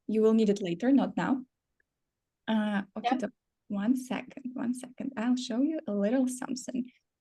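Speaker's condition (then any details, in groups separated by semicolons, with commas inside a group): No condition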